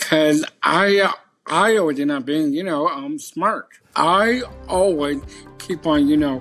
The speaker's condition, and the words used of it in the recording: Down syndrome. I would say about my acting, I don't get a stutter at all.